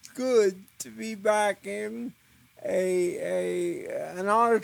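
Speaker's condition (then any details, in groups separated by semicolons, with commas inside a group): Cerebral palsy; eyes wander, trouble focusing eyes, difficulty focusing in VR, wears eyewear partly because of wandering eyes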